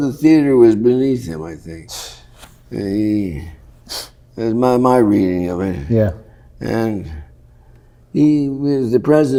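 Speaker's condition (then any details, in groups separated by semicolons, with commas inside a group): Parkinson's; worsening, often debilitating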